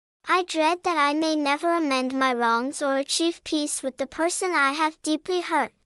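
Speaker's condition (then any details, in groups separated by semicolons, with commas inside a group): No condition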